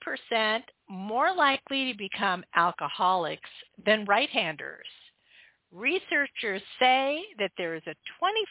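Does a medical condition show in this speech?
No.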